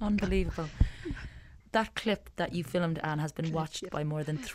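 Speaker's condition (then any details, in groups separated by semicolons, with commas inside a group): No condition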